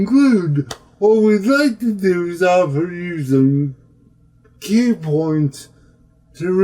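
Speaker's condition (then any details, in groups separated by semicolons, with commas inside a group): Cerebral palsy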